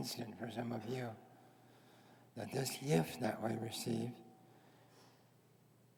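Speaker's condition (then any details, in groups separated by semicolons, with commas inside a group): Head and neck cancer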